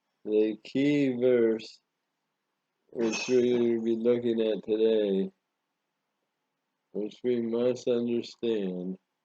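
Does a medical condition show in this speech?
Yes: Parkinson's disease.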